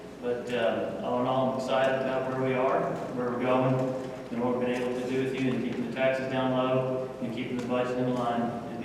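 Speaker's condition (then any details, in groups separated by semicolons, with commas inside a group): No condition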